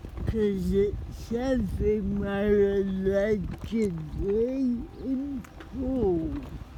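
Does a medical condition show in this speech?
Yes: cerebral palsy; spastic.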